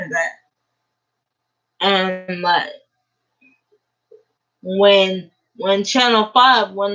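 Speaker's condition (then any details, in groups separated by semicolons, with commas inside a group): Cerebral palsy; uses a wheelchair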